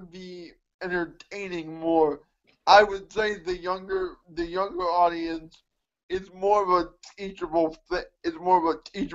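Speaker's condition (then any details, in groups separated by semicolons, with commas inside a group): Cerebral palsy; mixed quadriplegia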